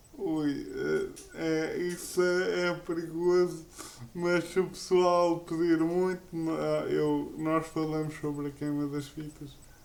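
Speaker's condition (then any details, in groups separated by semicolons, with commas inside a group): Cerebral palsy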